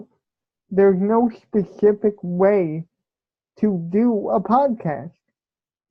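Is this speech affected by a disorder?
Yes: cerebral palsy.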